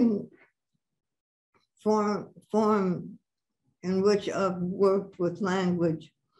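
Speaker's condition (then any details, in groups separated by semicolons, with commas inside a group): Parkinson's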